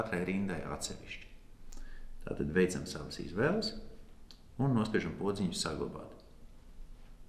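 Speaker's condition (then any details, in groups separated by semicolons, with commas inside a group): No condition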